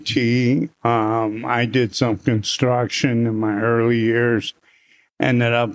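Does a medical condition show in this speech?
Yes: Parkinson's disease; essential tremor about 18 years before, confirmed by DaT scan at University of Rochester; onset about 2018, balance problems, falls, Parkinson's wellness recovery exercises, boxing at Safe at Home; swallowing issues at onset, improved with exercise.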